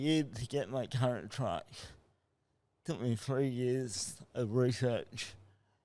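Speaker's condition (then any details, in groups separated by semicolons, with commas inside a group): Cerebral palsy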